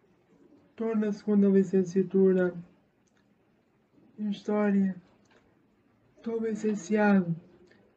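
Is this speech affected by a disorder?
Yes: spastic cerebral palsy; spastic motor type.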